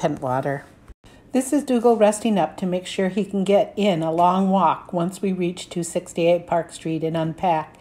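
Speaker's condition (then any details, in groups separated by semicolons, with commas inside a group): No condition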